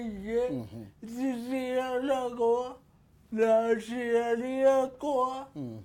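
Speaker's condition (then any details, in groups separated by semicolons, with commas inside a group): Cerebral palsy; speaks slowly, speaking effortful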